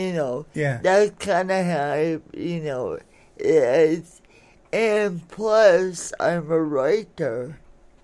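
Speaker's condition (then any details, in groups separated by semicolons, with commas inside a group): Cerebral palsy; from birth, affects speech and motor skills including hands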